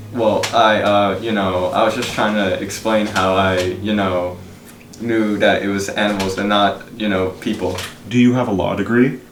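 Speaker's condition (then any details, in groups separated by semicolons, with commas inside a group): No condition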